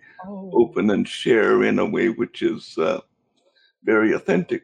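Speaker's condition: Cerebral palsy; cerebral palsy since birth

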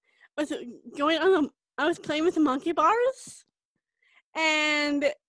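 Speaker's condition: Down syndrome; moyamoya, stroke, surgery by Dr. Smith at Boston Children's Hospital, another stroke; could not talk after stroke, speech and swallowing trouble after surgery, now speaking, progressed well

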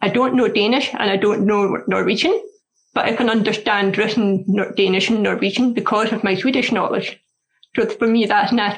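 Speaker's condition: Deafness; learned to speak through speech therapy

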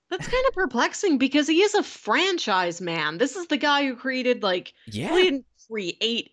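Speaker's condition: No condition

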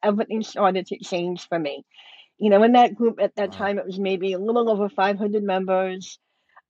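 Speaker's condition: Cleft lip and palate; congenital

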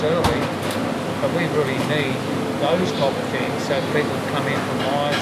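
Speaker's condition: No condition

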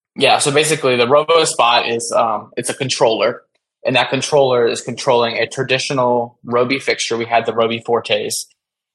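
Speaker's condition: No condition

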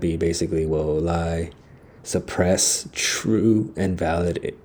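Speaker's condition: No condition

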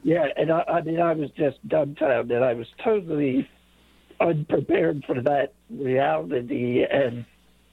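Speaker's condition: Late-onset Pompe disease; onset age 5-6

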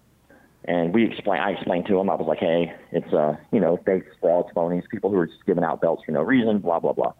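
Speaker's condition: Cleft palate; congenital

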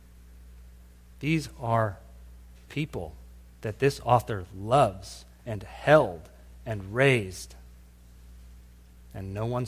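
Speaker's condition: No condition

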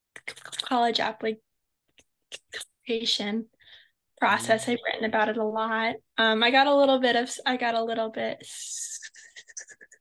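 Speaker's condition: Stuttering; CHOPS stuttering program since about age 9, no family history, private and school speech therapy, Dr. Donaher; high school IEP accommodations for fluency in presentations and participation; fluency affects presentations and class participation; blocks

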